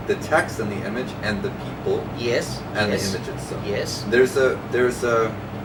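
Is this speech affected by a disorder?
No.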